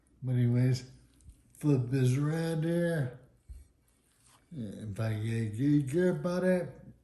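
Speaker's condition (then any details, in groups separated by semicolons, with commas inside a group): Friedreich's ataxia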